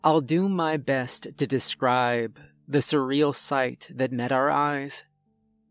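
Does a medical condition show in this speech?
No.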